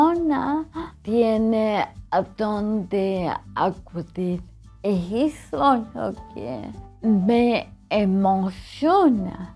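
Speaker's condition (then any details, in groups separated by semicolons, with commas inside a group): Cerebellar ataxia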